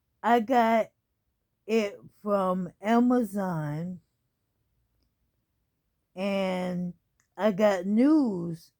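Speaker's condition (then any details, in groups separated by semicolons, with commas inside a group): ALS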